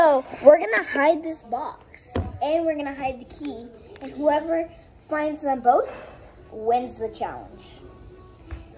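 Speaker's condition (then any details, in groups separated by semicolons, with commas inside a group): No condition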